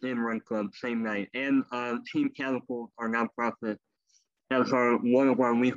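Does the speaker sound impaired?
Yes: cleft lip and palate; elective leg amputations.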